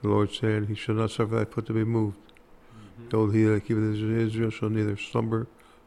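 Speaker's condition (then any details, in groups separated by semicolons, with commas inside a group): Parkinson's; Parkinson's attributed to Agent Orange exposure during Vietnam service, walking affected; hard time walking and talking; speech very significantly affected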